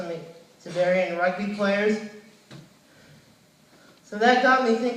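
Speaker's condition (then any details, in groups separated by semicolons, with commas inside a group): Cerebral palsy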